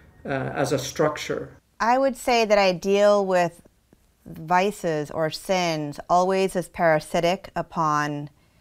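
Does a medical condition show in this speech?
No.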